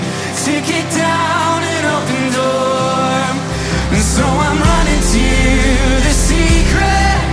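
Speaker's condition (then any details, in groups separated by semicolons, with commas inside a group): No condition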